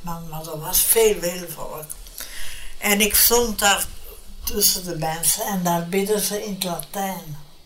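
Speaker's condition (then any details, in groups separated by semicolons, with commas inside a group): Brain hemorrhage; difficulty speaking, some letters no longer pronounceable, speaks less well than before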